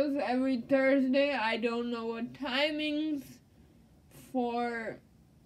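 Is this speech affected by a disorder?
Yes: cerebral palsy.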